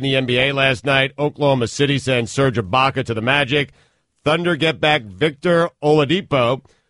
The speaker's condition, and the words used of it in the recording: No condition.